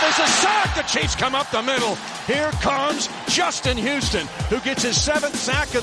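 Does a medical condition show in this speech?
No.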